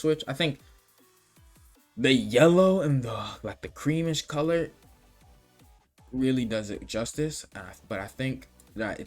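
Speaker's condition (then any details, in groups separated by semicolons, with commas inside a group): No condition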